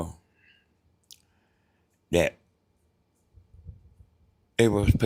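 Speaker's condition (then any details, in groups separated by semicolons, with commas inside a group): Brain bleed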